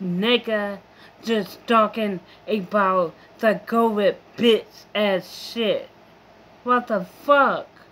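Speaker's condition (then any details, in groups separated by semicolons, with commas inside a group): Mild cerebral palsy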